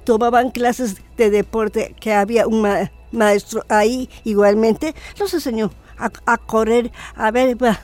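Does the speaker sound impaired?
Yes: Down syndrome; adult woman.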